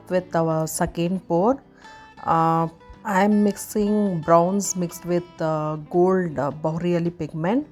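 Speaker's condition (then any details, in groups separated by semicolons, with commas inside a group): No condition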